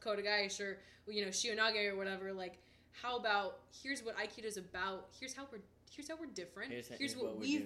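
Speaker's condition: No condition

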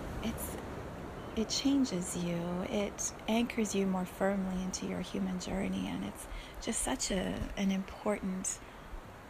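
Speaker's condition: No condition

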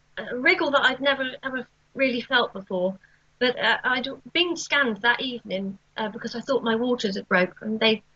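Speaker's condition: No condition

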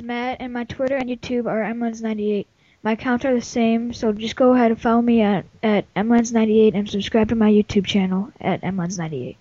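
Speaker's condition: No condition

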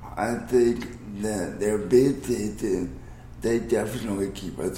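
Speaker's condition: Cerebral palsy

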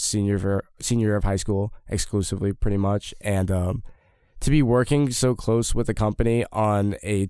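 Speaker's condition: No condition

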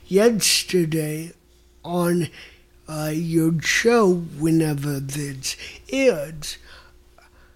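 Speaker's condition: Mild cerebral palsy; mild cerebral palsy from birth, non-progressive

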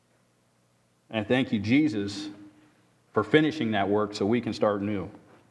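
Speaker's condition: No condition

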